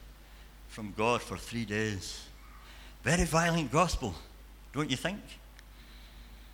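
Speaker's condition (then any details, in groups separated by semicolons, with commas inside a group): Cleft palate and cleft lip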